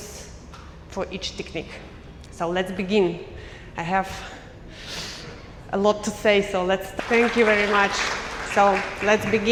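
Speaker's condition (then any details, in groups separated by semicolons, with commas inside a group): No condition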